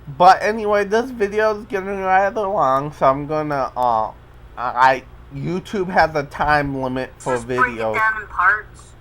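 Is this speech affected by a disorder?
Yes: cerebral palsy.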